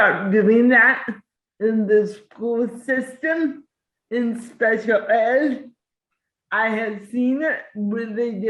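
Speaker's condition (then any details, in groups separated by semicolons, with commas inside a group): Cerebral palsy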